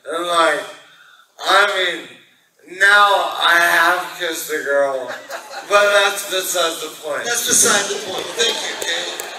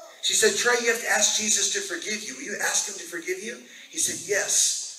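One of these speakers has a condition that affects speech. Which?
The first: brain injury; caused by car wreck; after recovery from car wreck; once unable to speak or breathe, now recovered.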